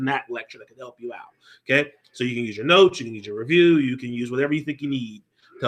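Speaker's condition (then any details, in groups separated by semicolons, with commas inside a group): No condition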